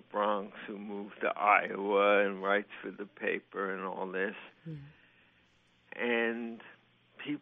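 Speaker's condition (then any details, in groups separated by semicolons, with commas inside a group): Lou Gehrig's disease; als, recently disclosed publicly; still able to drive and go to work; voice a mess, audibly affected, others assume drunk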